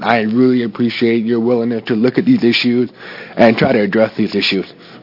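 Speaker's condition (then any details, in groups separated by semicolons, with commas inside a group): Deafness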